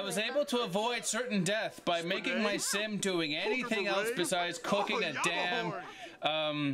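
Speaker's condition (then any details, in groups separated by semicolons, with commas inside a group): No condition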